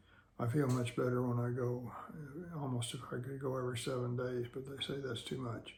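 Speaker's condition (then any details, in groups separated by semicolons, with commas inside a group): Parkinson's disease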